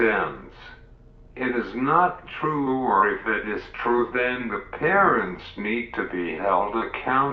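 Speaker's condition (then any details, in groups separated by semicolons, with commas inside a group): Cerebral palsy; uses wheelchair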